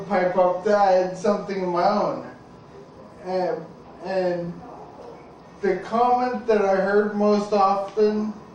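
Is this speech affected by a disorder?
Yes: ataxia; undiagnosed form, affects gait and balance; progressing, cycling to slow weakness; began stammering or slurring words.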